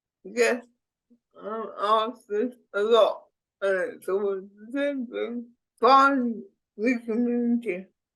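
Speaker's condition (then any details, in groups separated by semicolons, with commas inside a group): Cerebral palsy; speech impediment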